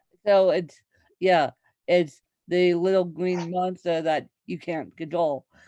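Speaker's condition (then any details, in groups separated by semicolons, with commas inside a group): Cerebral palsy, mixed, moderate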